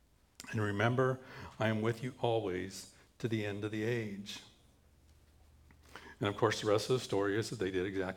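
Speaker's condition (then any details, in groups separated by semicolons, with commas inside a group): No condition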